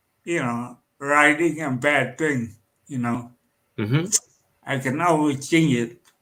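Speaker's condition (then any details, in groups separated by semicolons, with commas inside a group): Cerebral palsy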